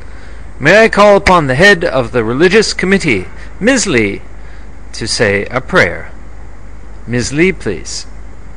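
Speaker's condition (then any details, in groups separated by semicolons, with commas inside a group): No condition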